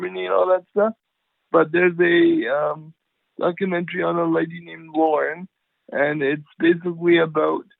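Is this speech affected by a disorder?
Yes: cerebral palsy; uses voice very well, Siri voice texting on iPhone works with practice, sometimes misrecognized words.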